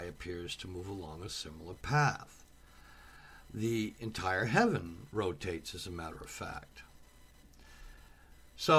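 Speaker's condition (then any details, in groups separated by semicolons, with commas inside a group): No condition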